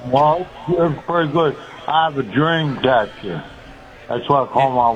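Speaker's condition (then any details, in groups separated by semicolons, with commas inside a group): Speech impediment; possibly uses walker called dream catcher, unclear; hard to understand, hosts unsure whether answers meant yes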